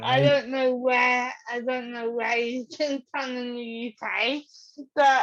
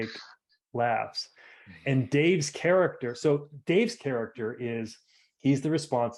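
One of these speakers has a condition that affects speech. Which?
The first: cerebral palsy.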